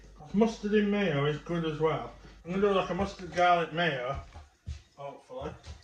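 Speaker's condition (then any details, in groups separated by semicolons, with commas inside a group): No condition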